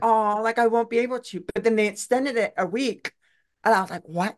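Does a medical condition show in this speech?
Yes: deaf; difficulty pronouncing unfamiliar names.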